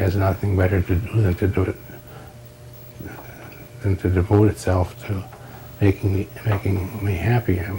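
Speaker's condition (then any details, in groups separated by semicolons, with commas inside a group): Parkinson's disease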